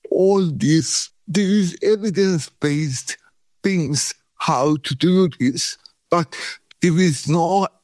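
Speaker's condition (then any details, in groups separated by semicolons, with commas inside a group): Cerebral palsy; cramps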